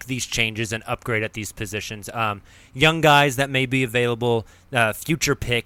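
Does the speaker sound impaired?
No.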